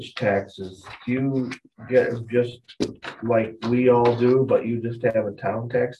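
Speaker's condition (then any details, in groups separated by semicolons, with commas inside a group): No condition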